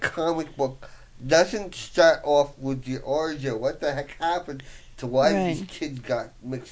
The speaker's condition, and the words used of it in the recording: Brain injury. The reason I have a problem or a challenge talking is a fireman partially damaged my voice box when he inserted a trach tube.